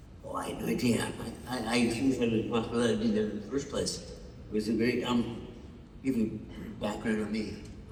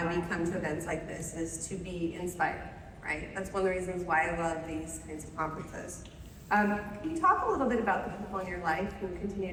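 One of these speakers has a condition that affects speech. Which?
The first: Parkinson's; over seven years since diagnosis; recent falls, broken arm, shoulder, face; loses train of thought mid-sentence.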